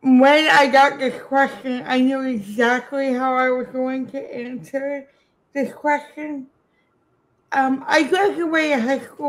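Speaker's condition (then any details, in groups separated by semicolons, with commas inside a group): Cerebral palsy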